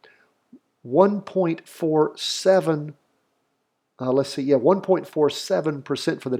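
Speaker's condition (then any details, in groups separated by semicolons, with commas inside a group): No condition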